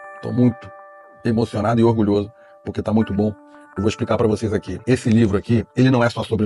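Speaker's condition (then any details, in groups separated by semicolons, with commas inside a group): No condition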